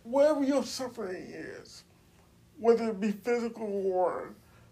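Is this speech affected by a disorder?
Yes: cerebral palsy; uses wheelchair, age 42.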